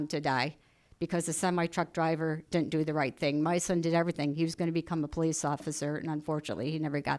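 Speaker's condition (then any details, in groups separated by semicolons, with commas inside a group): No condition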